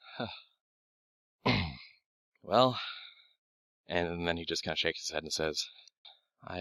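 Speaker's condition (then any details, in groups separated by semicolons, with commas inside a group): No condition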